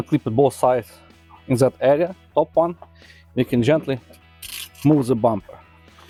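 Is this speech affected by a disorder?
No.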